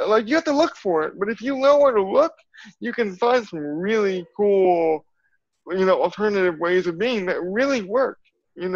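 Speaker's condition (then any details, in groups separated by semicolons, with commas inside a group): Cerebral palsy; from birth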